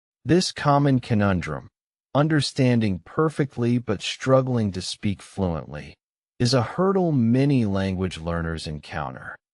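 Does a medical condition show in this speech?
No.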